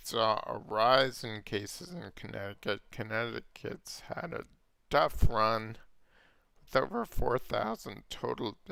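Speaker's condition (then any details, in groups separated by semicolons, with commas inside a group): Multiple sclerosis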